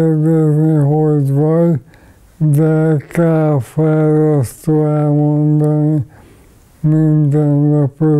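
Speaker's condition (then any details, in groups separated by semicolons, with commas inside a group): ALS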